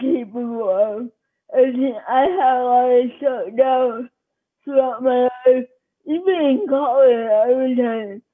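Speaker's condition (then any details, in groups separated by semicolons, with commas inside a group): Cerebral palsy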